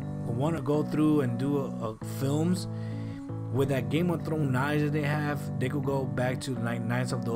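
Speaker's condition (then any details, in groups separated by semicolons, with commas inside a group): No condition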